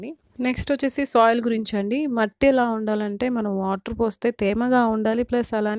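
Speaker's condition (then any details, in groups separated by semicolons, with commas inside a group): No condition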